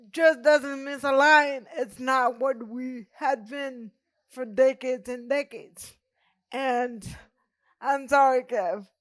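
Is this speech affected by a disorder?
Yes: cerebral palsy; present from birth.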